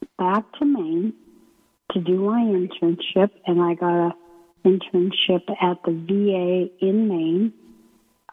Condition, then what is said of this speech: ALS (motor neuron disease). So my breathing is affected by the ALS. The muscles make it hard to breathe and also make it hard to speak.